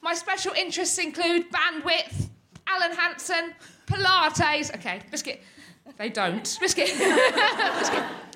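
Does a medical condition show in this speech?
Yes: Tourette's syndrome; neurological, uncontrollable motor and vocal tics, wheelchair user, cannot stand; long-standing; frequent shouted vocal tics, involuntary swearing, random phrases, cannot stay on script.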